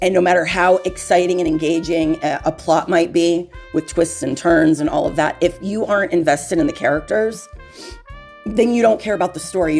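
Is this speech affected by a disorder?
No.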